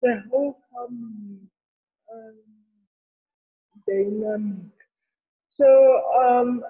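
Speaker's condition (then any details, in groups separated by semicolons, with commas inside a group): Cerebral palsy; medical negligence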